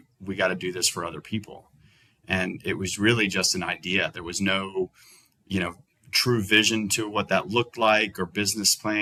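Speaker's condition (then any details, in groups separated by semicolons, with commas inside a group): No condition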